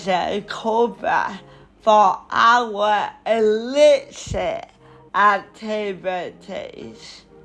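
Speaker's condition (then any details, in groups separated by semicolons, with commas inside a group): Ataxic cerebral palsy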